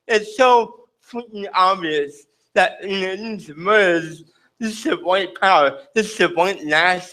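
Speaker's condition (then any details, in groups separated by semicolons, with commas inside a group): Cerebral palsy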